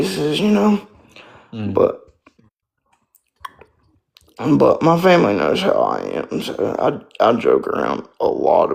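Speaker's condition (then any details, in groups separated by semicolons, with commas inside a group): Spastic quadriplegic cerebral palsy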